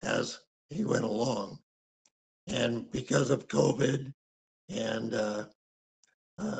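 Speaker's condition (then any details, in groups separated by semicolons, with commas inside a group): Thyroid cancer surgery; recovering from surgery and treatment; raspy voice, speech somewhat affected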